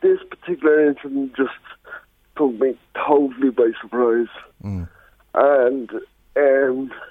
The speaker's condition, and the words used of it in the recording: Cerebral palsy. And to have slurred speech is a symptom of your condition, and it's, I suppose, common enough for people who have cerebral palsy.